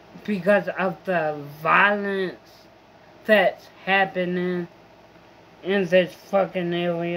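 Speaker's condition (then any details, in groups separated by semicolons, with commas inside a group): Mild cerebral palsy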